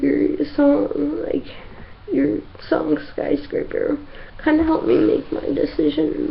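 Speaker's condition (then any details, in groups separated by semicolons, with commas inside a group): Cerebral palsy; from infancy, difficulty moving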